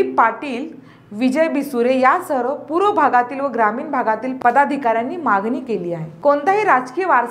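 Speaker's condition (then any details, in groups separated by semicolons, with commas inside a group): No condition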